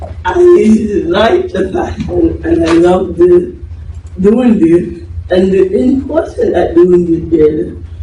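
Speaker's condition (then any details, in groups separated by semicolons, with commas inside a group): Cerebral palsy; left side affected; voice damaged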